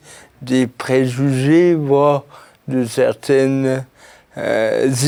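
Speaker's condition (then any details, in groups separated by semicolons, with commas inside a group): Cerebral palsy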